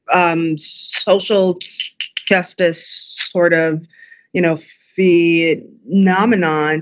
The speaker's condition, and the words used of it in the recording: Stuttering. So I'm a person who stutters.